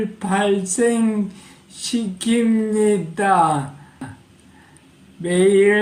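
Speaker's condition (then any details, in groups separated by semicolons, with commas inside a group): Parkinson's disease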